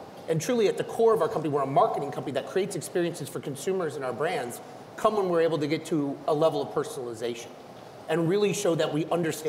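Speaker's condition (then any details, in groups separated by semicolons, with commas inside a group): No condition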